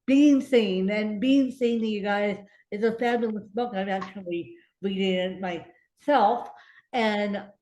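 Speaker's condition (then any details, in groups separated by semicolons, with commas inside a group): Cerebral palsy, mixed, moderate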